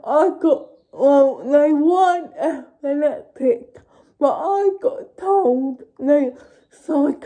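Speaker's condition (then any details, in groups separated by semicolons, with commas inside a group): Cerebral palsy; uses feeding aid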